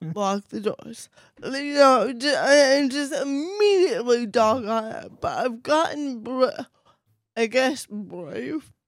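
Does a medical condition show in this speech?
Yes: cerebral palsy; incredibly mild case, affects only voice and one hand.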